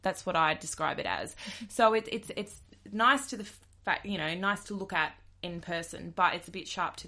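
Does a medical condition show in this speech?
No.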